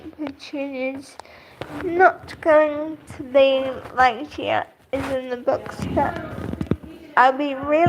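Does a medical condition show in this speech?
Yes: cerebral palsy.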